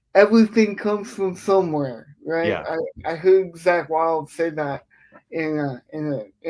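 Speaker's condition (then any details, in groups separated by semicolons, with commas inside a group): Cerebral palsy; affects speech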